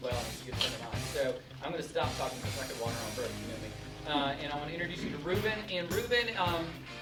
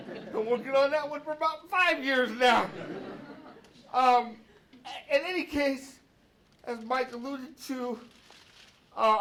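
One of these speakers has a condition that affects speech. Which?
The second: cerebral palsy; brain cell damage at birth.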